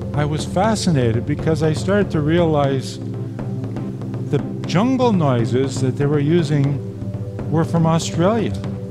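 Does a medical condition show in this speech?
No.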